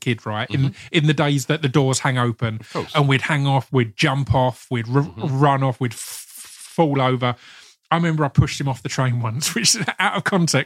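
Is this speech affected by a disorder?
Yes: stutter; worse and prohibitive in places around GCSE mock exam age; dad tried speech therapist, parents disliked it; then hypnotist for relaxation, less stammering and worry; here repeated sounds, prolonged sounds.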